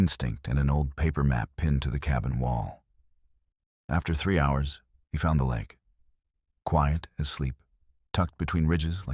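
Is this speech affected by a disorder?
No.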